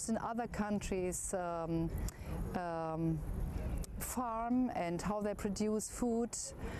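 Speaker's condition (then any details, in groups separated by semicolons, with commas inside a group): No condition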